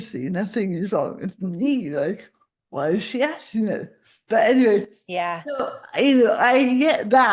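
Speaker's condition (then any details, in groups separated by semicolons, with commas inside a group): Cerebral palsy; spasticity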